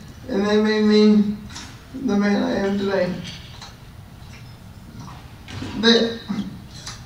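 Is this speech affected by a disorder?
Yes: cerebral palsy.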